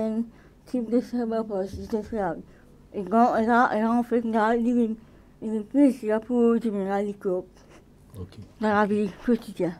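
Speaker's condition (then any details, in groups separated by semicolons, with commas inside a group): Cerebral palsy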